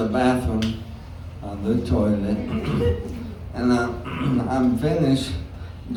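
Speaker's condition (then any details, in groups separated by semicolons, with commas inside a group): ALS; some speech trouble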